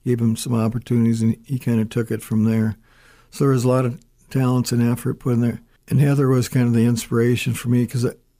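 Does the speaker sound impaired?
Yes: Parkinson's disease; uses walker, near-death experiences; stutters and stammers.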